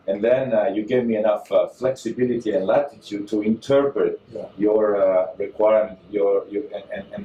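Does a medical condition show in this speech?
No.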